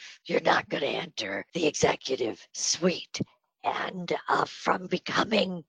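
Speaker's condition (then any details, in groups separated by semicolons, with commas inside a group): Spasmodic dysphonia; on Botox treatment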